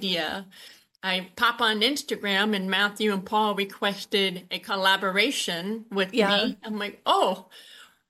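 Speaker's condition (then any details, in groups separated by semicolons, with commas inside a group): Usher syndrome, born deaf; diagnosed at 19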